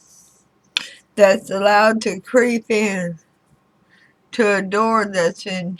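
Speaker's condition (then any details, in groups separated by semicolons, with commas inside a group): Throat cancer radiation damage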